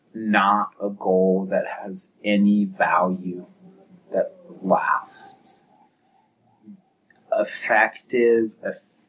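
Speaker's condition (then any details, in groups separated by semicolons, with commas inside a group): Stuttering; present for at least 10 to 12 years, speaking practice through Toastmasters, National Stuttering Association, TESA; severe stuttering; prolonged sounds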